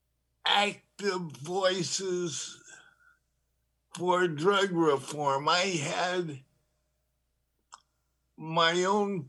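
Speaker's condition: Parkinson's disease; diagnosed over 9 years ago, tremor, uses medical cannabis for tremor relief

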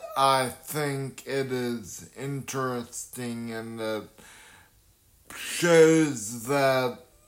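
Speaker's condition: Traumatic brain injury; slower speech due to brain injury

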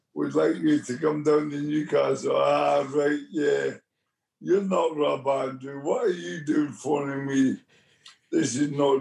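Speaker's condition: Motor neurone disease; arm weakness

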